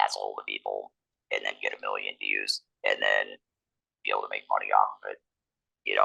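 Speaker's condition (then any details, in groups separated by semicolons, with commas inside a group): Laryngectomy, electrolarynx; laryngectomy after head and neck cancer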